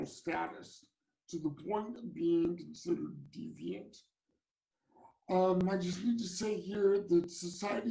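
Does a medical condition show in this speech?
Yes: cerebral palsy; from birth.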